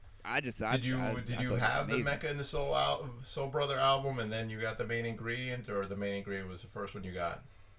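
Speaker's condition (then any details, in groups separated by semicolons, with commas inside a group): No condition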